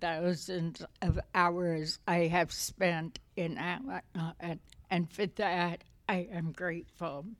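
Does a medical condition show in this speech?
Yes: essential tremor; voice affected.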